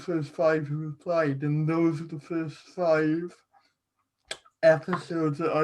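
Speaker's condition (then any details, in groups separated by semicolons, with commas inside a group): Cerebral palsy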